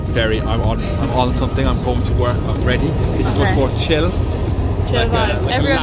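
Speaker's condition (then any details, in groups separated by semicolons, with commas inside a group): No condition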